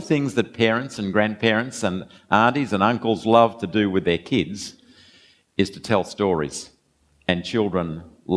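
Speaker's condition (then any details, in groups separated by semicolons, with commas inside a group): No condition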